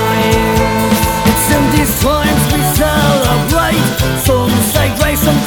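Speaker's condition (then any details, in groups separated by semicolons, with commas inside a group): No condition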